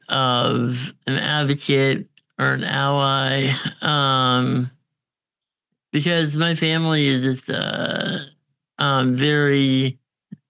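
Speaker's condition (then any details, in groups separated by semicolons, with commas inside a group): Congenital muscular dystrophy; diagnosed at 6 months, chronically physically disabled; on a ventilator, goes downtown on own, more independent than ever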